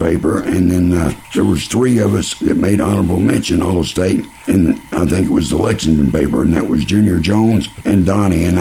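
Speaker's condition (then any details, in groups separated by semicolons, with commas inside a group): Laryngeal cancer; all intake through feeding tube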